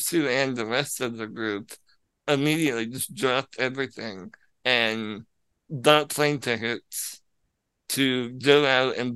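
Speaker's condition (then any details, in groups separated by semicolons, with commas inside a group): Spinal muscular atrophy; wheelchair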